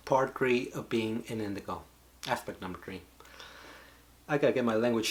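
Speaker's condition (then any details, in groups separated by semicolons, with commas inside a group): No condition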